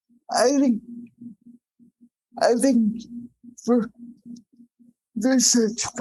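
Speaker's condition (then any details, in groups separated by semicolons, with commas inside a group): Cerebral palsy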